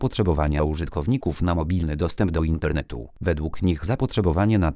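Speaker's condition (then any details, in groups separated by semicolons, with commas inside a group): No condition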